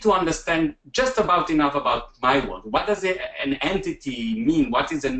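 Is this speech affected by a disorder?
No.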